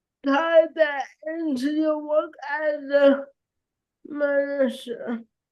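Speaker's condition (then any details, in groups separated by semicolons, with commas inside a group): Cerebral palsy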